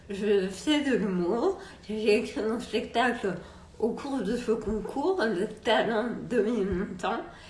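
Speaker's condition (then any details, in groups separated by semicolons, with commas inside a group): Multiple sclerosis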